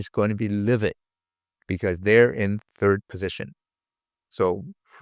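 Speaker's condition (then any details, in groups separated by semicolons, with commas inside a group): No condition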